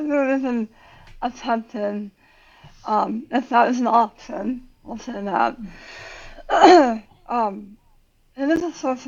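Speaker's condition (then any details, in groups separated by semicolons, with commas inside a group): Tongue cancer surgery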